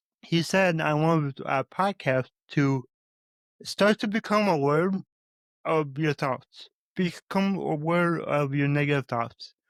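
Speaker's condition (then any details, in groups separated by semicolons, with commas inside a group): Cerebral palsy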